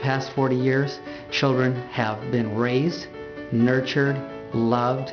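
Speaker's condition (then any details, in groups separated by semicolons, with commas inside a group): No condition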